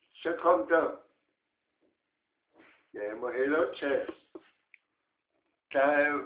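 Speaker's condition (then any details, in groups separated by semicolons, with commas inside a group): Parkinson's disease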